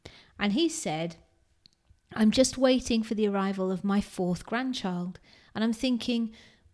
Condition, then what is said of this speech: No condition.